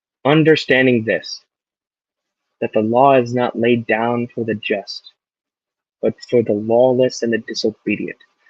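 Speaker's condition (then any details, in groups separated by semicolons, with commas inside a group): No condition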